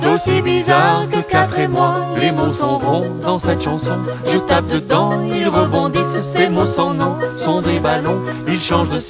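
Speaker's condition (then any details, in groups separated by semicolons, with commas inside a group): No condition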